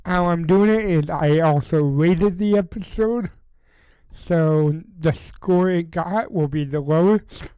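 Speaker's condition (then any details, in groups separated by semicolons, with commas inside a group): Cerebral palsy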